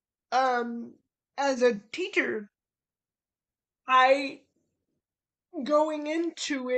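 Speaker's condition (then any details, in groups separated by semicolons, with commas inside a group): Cerebral palsy; spastic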